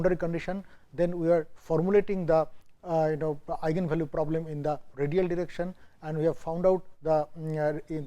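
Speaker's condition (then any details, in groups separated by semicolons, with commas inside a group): No condition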